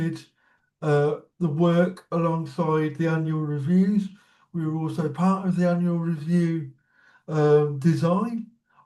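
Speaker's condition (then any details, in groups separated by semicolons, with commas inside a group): Cerebral palsy; childhood surgery; swallowing changed recently, rebuilding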